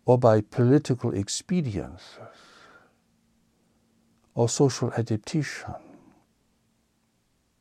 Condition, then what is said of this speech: No condition.